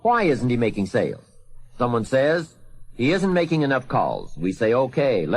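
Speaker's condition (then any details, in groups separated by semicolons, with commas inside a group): No condition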